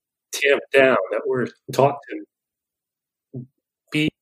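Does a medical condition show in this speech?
Yes: stuttering; lifelong, persisting into adulthood, long kept unspoken, now openly accepted; still stutters; here blocks.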